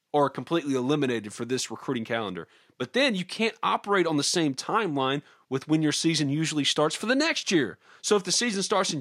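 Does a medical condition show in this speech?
No.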